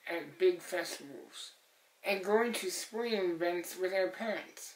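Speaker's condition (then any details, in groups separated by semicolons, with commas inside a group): Spinal muscular atrophy type 2; diagnosed at 18 months, now 24 years old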